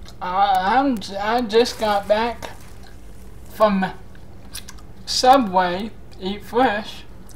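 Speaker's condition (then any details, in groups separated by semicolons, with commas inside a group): Cerebral palsy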